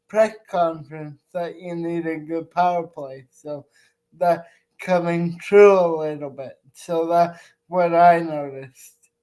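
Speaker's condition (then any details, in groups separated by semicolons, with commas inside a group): Cerebral palsy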